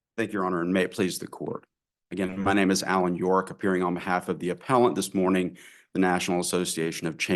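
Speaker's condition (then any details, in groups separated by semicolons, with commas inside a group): No condition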